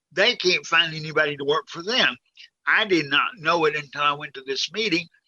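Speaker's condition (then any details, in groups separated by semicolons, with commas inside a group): Cerebral palsy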